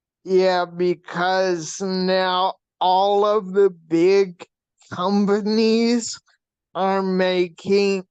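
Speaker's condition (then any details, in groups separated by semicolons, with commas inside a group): Brain shunt failure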